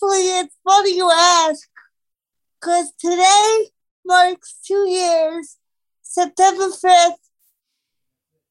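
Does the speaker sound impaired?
Yes: cerebral palsy; oxygen loss during emergency birth, Albany Medical Center, 2 pounds, diagnosed age 2, wheelchair from 4; 28 years old, about 26 years since diagnosis; some speech difficulty from oxygen loss.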